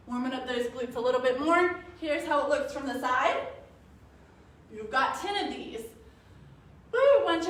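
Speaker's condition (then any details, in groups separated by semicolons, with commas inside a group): No condition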